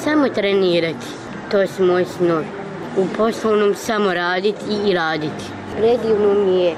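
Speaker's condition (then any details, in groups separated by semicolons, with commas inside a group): Down syndrome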